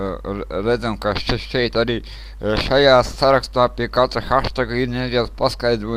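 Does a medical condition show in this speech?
Yes: cerebral palsy; speech not very clear.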